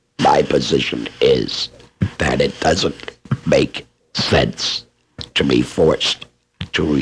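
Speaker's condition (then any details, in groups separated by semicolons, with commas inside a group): Laryngectomy, oesophageal; different pitch, low volume, exaggerated lip movements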